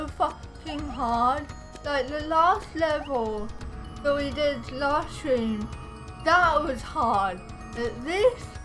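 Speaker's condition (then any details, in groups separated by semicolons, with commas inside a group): Cerebral palsy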